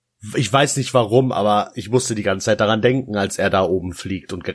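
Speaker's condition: No condition

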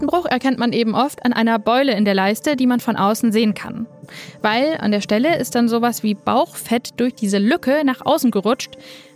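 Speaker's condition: No condition

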